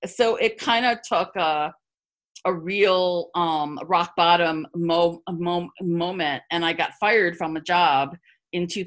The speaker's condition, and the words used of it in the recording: Stuttering. I've noticed that you and I stutter very differently.